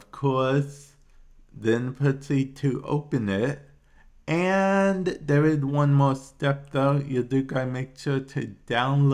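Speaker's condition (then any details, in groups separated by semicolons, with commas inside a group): Traumatic brain injury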